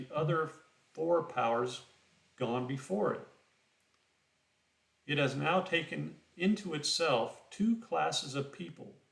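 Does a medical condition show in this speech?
No.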